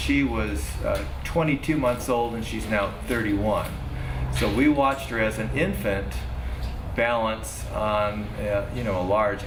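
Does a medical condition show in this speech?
No.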